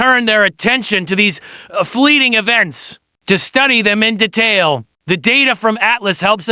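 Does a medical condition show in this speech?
No.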